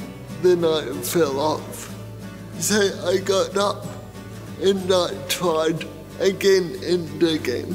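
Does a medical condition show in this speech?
Yes: cerebral palsy.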